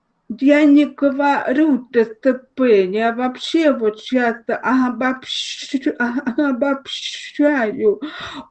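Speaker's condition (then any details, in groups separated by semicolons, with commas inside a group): Cerebral palsy, spastic diplegia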